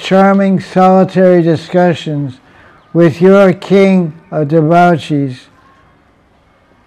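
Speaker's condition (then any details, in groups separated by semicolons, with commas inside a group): Deafness; unsure of microphone volume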